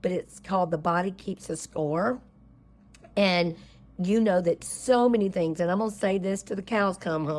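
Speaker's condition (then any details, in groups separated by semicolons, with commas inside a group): No condition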